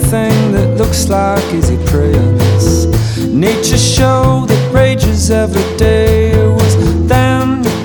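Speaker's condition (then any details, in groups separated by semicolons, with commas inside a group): No condition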